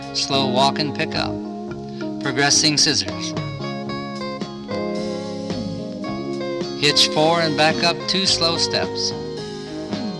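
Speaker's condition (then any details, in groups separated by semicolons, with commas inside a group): No condition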